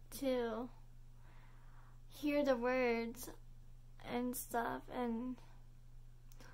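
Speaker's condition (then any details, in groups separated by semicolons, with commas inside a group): Cerebral palsy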